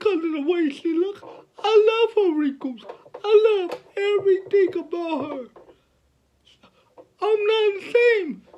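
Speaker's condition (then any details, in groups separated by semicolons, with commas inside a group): Cerebral palsy; from birth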